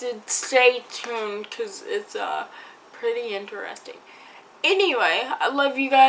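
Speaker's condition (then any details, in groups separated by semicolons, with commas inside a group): Cerebral palsy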